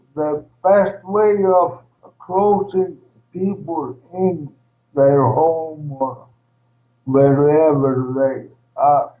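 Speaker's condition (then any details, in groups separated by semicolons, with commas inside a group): ALS, primary lateral sclerosis, PLS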